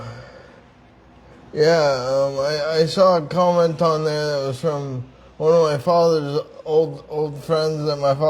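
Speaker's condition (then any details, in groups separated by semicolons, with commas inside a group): Traumatic brain injury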